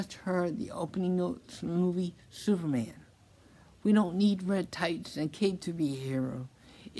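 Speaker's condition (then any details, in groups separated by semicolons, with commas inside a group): Cerebral palsy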